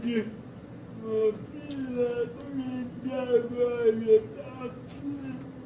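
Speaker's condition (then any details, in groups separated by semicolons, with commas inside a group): Cerebral palsy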